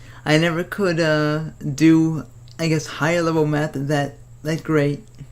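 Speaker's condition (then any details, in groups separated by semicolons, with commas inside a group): Cerebral palsy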